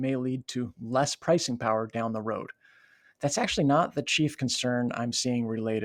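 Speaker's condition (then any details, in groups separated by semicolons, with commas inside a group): No condition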